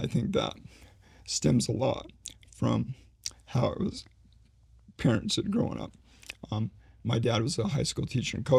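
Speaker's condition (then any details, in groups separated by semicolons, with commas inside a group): ALS; slowly progressing form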